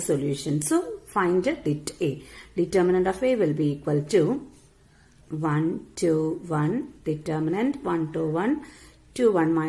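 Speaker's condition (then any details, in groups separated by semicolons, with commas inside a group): No condition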